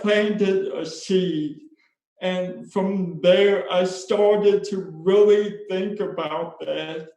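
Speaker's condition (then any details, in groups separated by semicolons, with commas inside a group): Spastic cerebral palsy; speech impairment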